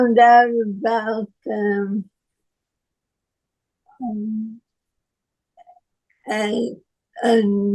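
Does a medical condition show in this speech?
Yes: Parkinson's disease.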